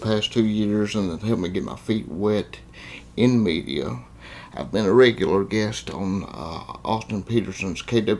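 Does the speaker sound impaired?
Yes: cerebral palsy; congenital cerebral palsy.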